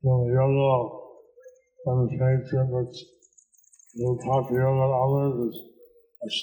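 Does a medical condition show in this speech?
Yes: stroke with facial paralysis; half of face paralyzed; about 15 years since stroke; hard to understand for unfamiliar listeners, Deva Madhava repeats speech aloud.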